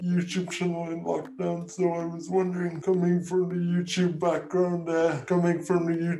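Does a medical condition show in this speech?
Yes: cerebral palsy; spastic quadriplegic type.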